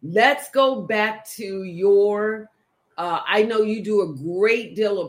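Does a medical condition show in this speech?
No.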